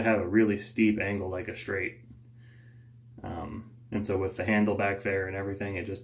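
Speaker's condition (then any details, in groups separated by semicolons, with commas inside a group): No condition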